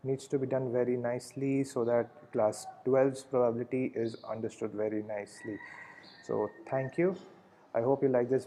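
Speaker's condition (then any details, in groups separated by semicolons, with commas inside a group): No condition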